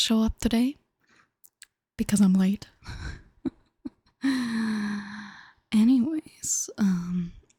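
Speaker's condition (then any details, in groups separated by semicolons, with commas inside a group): No condition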